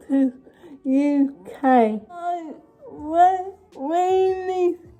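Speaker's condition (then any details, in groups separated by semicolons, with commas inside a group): Cerebral palsy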